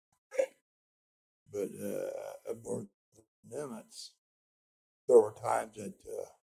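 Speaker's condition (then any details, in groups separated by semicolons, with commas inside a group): Speech impediment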